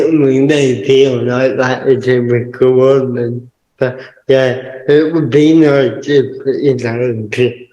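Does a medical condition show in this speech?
Yes: cerebral palsy; permanent wheelchair user.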